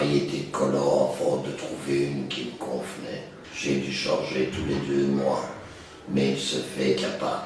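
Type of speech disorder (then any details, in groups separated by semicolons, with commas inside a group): Speech with a voice prosthesis; total laryngectomy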